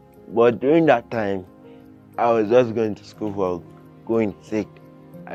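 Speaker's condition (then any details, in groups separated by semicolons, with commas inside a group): Cerebral palsy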